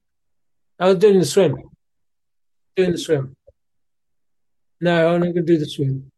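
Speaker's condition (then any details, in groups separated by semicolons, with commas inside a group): Parkinson's disease; physiotherapy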